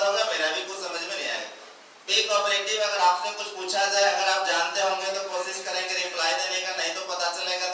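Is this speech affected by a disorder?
No.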